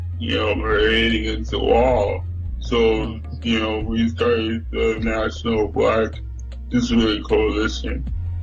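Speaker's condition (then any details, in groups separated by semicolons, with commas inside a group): Cerebral palsy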